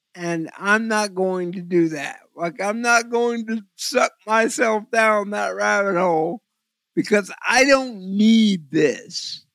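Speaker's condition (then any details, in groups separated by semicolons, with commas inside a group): Cerebral palsy; eyes weird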